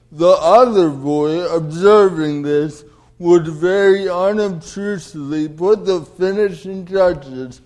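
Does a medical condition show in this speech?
Yes: cerebral palsy; delayed development.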